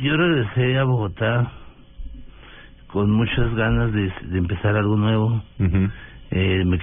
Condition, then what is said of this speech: Parkinson's disease. Que me vieran que, como tengo la voz ahora, que a veces me tiembla, a veces mm.